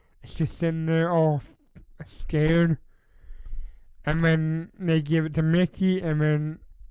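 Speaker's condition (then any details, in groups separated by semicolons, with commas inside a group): Cerebral palsy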